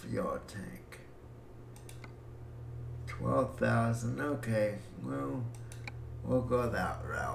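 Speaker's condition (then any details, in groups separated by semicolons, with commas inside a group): Cerebral palsy; breathing fine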